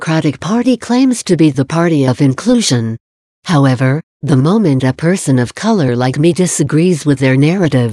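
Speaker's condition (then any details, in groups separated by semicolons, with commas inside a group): No condition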